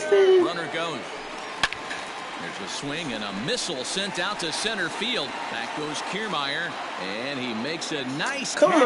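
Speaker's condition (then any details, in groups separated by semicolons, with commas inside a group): No condition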